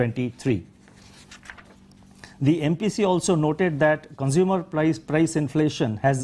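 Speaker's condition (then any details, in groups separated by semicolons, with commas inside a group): No condition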